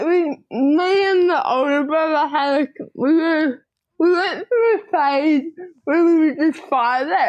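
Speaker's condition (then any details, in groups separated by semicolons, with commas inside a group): Cerebral palsy, diplegia; spastic diplegia, hands mildly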